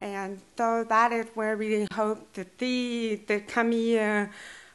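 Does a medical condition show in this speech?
Yes: deaf and hard of hearing; hearing aid, since childhood.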